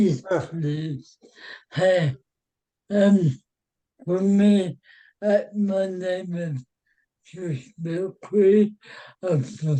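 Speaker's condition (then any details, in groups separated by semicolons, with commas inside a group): Cerebral palsy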